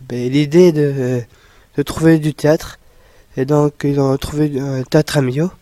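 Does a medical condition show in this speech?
Yes: Down syndrome; Down syndrome (trisomy).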